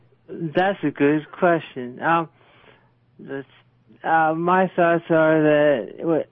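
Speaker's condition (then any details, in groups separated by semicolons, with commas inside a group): Parkinson's; voice audibly affected, speaks with extra effort to be heard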